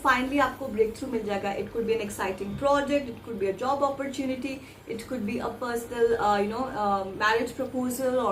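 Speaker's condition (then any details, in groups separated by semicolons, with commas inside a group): No condition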